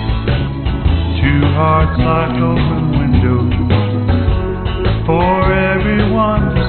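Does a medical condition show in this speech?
No.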